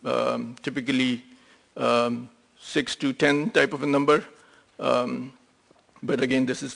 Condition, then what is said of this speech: None; typical speech.